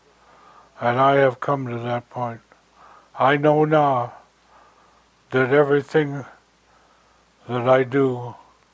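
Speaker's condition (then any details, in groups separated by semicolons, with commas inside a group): Stroke; convalescing at home after aneurysm surgery, could not walk for a while, even with walker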